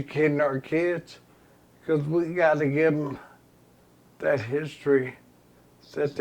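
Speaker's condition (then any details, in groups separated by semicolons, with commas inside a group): ALS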